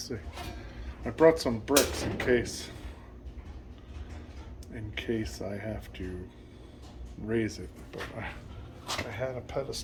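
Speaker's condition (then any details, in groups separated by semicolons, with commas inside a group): No condition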